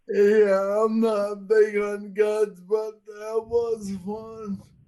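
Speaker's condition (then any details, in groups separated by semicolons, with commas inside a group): Friedreich's ataxia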